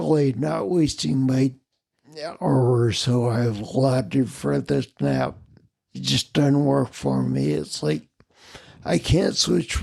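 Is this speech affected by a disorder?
Yes: multiple sclerosis.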